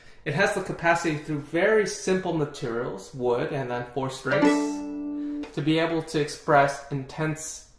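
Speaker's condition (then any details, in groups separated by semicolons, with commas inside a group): No condition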